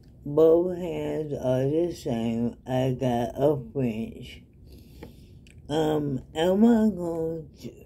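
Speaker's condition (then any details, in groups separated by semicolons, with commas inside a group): ALS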